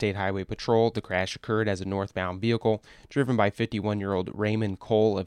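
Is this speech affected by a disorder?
No.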